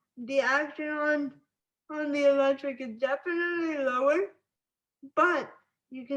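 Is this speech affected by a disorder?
Yes: spastic cerebral palsy.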